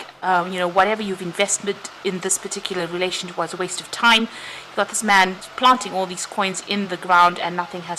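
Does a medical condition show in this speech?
No.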